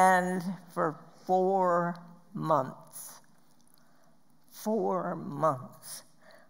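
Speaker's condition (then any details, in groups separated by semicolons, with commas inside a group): Spasmodic dysphonia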